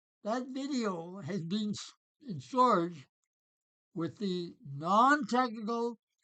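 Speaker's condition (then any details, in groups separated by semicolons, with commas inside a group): Parkinson's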